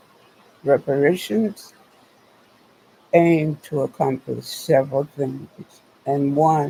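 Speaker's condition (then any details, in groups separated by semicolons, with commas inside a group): Spinal neurosarcoidosis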